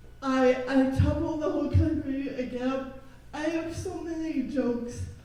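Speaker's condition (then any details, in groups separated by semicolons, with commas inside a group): Cerebral palsy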